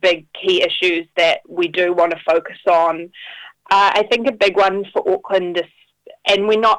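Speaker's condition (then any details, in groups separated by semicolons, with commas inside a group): No condition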